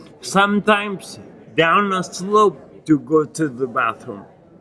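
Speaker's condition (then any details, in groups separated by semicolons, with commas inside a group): Acquired ataxia (lance-adams syndrome)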